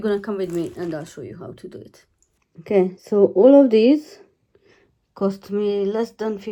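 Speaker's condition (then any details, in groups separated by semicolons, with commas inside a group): No condition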